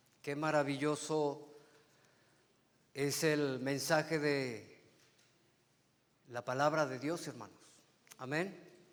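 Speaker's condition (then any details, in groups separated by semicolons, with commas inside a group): No condition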